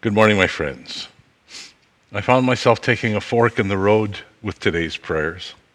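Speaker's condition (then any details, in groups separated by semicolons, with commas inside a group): No condition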